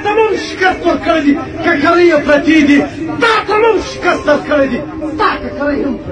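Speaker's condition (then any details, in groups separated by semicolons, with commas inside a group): No condition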